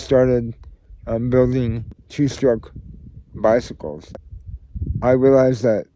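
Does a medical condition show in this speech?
Yes: cerebral palsy; tends to mess up words.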